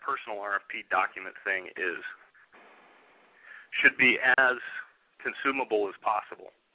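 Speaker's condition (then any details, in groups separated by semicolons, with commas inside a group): No condition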